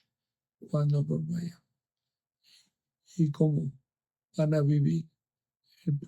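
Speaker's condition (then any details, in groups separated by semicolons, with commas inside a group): ALS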